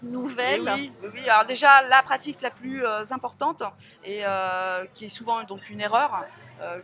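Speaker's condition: No condition

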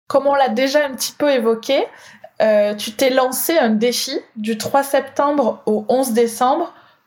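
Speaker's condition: No condition

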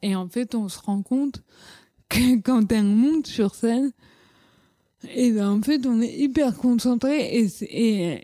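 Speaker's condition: Cerebral palsy; childhood speech

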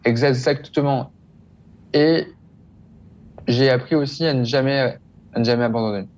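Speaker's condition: Stuttering; stuttering of neurological origin, not due to stress or shyness, described by interviewer as fairly strong; still stutters, accepts it, sees no way to change it; describes stuttering generally as blocks, repetitions, sometimes associated movements, accentuated by certain factors; repeated sounds

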